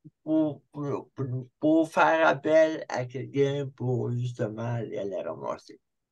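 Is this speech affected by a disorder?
Yes: cerebral palsy.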